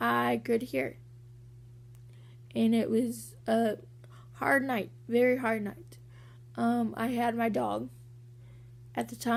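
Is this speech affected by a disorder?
Yes: cerebral palsy; walking sometimes hard.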